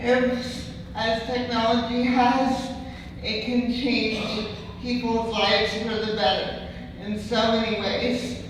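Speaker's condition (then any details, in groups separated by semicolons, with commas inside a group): Cerebral palsy; present from birth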